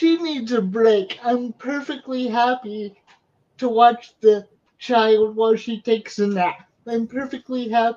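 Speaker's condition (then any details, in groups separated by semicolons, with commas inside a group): Cerebral palsy; wheelchair user, physical therapy; undiagnosed problem over past year and a half, on seven medications including pain medication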